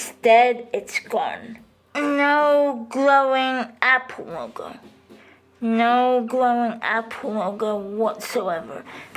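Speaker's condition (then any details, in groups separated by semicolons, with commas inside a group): Cerebral palsy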